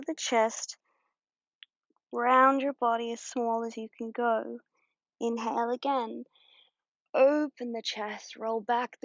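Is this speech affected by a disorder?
No.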